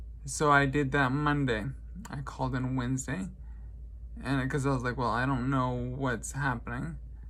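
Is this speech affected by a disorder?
Yes: traumatic brain injury.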